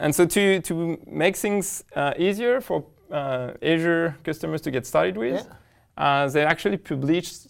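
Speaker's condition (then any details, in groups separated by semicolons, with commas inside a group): No condition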